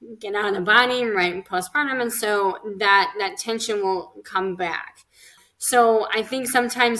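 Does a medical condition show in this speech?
Yes: cleft lip and palate; bone graft surgery.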